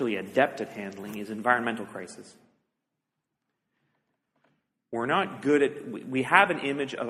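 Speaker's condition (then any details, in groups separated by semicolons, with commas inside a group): No condition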